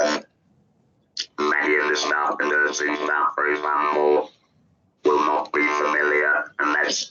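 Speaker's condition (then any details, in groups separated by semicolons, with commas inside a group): Laryngectomy; laryngectomy for larynx cancer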